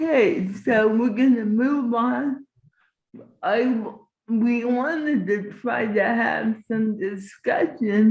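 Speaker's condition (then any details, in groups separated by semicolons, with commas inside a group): Cerebral palsy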